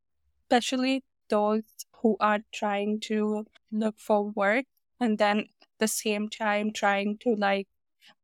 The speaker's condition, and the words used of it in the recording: Stuttering. I think I told you that I have a stutter, so yeah.